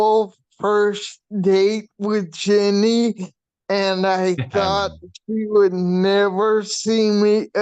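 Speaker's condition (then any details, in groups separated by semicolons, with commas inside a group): Brain shunt failure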